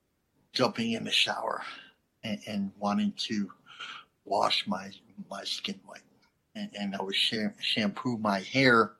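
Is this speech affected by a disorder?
Yes: cleft lip and palate; congenital cleft lip and palate, not fully formed at birth; lisp, stuttering and unclear speech as a child.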